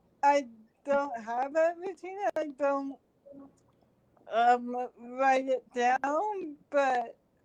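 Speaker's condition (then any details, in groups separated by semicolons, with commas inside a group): Cerebral palsy; since birth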